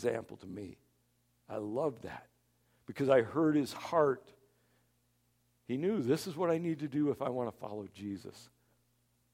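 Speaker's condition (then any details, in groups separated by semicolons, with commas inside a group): No condition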